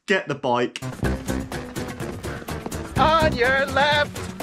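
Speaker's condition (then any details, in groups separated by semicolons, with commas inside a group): No condition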